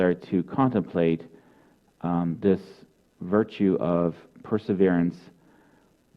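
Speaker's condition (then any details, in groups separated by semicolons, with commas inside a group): No condition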